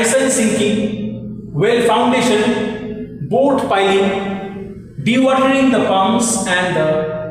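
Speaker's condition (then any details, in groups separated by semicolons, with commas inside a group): No condition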